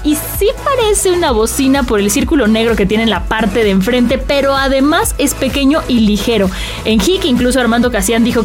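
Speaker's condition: No condition

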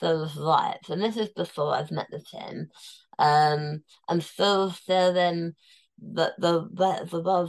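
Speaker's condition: Tongue cancer, near-total glossectomy, stage 4 tongue cancer

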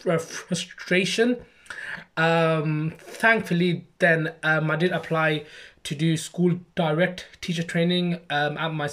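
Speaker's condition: Stammer; stammer since childhood, spoke little when young to hide it; age 26, ongoing stammer; struggles to say own name, slow to get out, less stammering with put-on Birmingham accent or exaggerated speech; blocks

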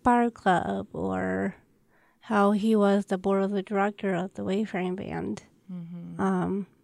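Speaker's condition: Down syndrome; also hard time breathing

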